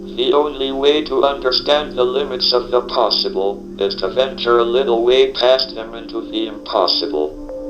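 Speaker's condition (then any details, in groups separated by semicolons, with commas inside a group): ALS, speech-generating device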